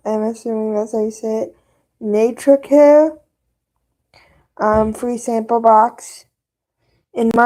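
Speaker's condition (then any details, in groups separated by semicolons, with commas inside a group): Cerebral palsy; both hands affected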